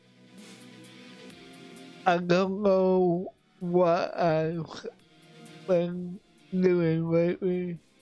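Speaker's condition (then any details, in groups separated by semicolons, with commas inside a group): Cerebral palsy; affects voice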